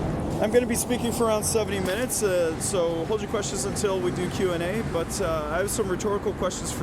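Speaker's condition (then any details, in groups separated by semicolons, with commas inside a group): No condition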